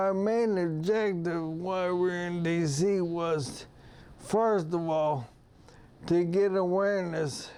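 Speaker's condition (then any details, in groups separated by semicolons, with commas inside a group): ALS; wheelchair, cannot walk, no hand use, rapid progression; losing voice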